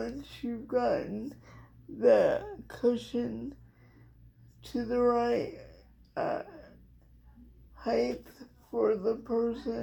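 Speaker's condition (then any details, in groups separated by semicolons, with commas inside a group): Cerebral palsy; dystonia in hands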